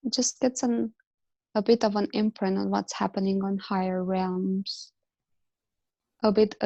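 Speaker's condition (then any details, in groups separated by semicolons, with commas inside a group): No condition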